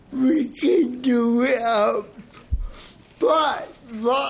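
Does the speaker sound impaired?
Yes: cerebral palsy.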